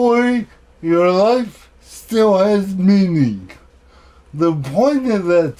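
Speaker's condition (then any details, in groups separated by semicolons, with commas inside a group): Cerebral palsy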